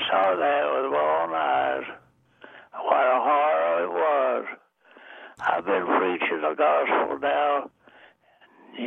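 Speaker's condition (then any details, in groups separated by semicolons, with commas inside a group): Deafness; also blind, age 99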